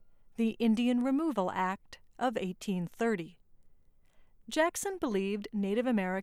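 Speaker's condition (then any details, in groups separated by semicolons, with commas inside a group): No condition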